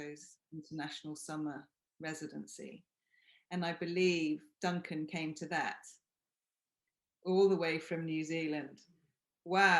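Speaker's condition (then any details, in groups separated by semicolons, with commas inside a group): No condition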